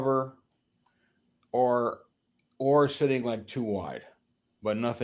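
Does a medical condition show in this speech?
No.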